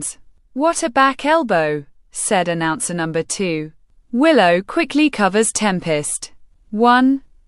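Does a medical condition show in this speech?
No.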